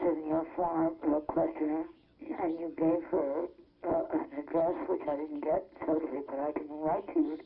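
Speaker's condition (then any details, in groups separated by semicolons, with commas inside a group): Laryngeal cancer; left throat cancer a year ago, now large right-side tumor, judged incurable at Children's Hospital, San Francisco; just out of hospital, surgery planned next week to remove tumor, throat and voice box, considering Laetrile in Mexico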